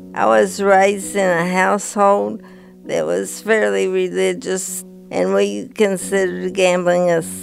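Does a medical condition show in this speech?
Yes: Parkinson's disease; onset in early 50s, full body tremor with fall, Requip for 7 to 8 years; off Requip, tremors a lot worse, trouble walking, recently got cane, uses walker.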